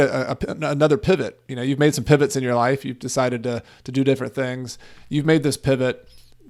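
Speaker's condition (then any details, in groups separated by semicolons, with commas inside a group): No condition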